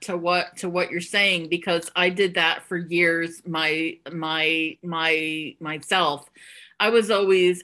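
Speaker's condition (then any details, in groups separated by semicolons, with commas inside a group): Stuttering; mild to moderate stuttering, about one year of past speech therapy; stutter relatively easy to hide, past years of avoidance, word substitution, exhausting word planning; repeated sounds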